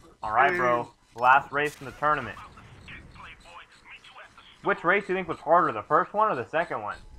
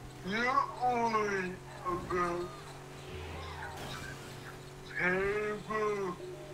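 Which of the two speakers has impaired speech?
The second: cerebral palsy.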